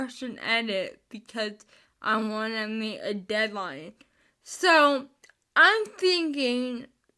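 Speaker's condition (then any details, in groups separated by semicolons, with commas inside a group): Spastic cerebral palsy, mixed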